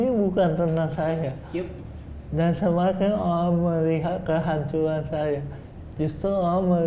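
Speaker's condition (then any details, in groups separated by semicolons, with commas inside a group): Cerebral palsy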